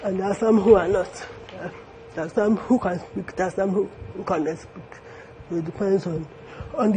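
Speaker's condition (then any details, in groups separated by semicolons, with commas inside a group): Cerebral palsy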